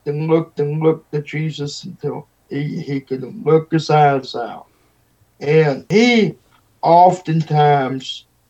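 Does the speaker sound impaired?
Yes: cerebral palsy; wheelchair user.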